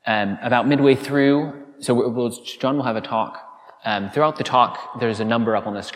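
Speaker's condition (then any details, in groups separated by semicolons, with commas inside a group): No condition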